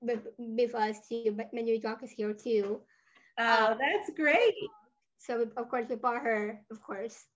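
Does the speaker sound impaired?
Yes: Down syndrome; adult with Down syndrome.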